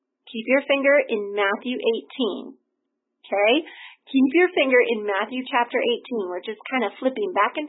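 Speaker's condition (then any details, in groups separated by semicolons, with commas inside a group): No condition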